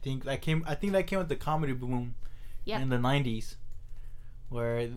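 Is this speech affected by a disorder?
No.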